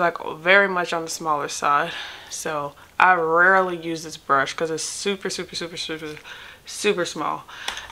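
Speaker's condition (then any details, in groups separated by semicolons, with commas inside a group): No condition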